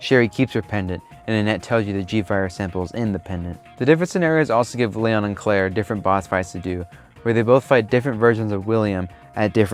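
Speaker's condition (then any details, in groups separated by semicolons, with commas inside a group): No condition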